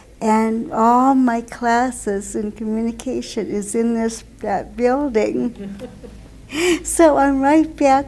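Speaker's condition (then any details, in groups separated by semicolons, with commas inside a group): Cerebral palsy; wheelchair user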